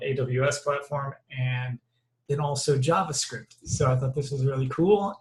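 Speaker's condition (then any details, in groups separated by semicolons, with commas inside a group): No condition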